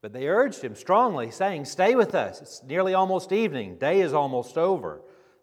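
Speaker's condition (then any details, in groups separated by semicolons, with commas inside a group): No condition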